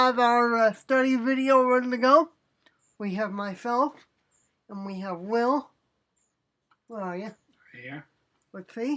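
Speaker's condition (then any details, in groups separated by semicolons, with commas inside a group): Cerebral palsy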